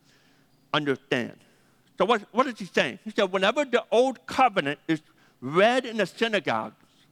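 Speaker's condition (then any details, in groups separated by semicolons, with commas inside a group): Deafness; 80% deaf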